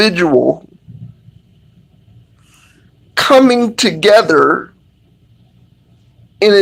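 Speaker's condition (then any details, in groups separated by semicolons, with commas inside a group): Cerebral palsy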